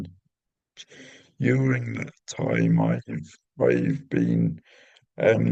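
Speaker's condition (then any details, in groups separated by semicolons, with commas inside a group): Cerebral palsy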